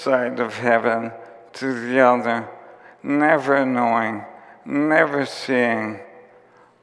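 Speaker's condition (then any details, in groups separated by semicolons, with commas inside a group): ALS; onset with tiredness and clumsiness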